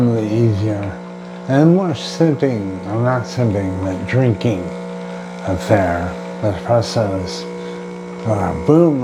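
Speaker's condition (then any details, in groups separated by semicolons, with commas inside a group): Brain injury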